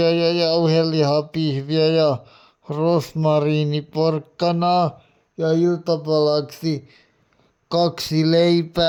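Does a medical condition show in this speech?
Yes: cerebral palsy.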